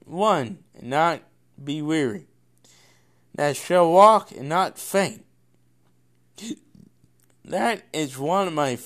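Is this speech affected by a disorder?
Yes: cerebral palsy; congenital, no known medical cause.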